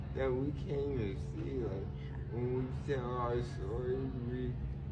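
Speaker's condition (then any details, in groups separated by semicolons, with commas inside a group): Cerebral palsy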